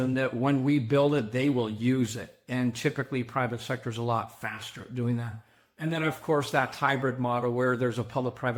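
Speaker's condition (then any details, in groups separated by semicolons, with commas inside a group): No condition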